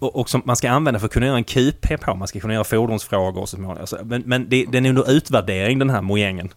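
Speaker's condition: No condition

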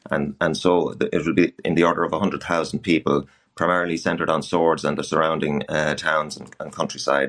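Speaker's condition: No condition

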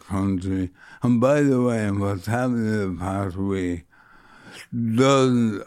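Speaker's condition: Motor neuron disease; losing voice, ragged voice, sometimes hard to understand, speaking takes effort, hears own voice differently, swallowing affected

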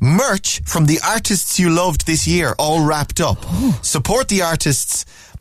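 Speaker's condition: No condition

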